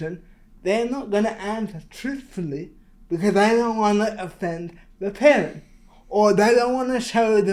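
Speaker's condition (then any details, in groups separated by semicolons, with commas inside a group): Cerebral palsy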